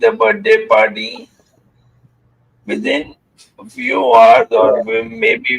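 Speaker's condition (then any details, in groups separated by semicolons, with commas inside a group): Motor neuron disease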